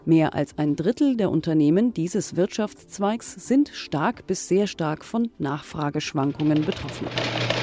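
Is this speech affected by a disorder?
No.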